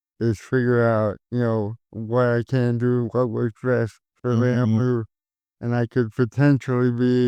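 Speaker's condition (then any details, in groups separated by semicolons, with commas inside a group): Cerebral palsy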